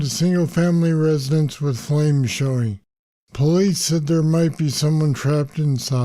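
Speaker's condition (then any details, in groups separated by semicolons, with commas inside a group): Parkinson's disease; deep brain stimulators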